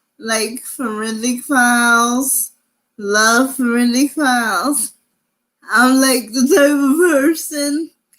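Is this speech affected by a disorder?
Yes: cerebral palsy.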